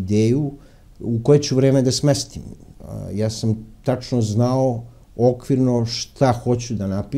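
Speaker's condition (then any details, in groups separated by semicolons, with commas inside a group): No condition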